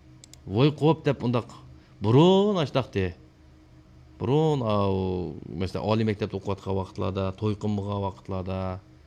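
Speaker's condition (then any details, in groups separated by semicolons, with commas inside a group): No condition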